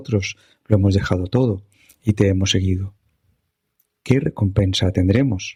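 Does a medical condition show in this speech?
No.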